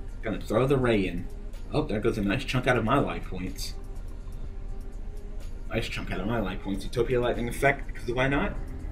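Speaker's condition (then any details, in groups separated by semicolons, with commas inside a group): No condition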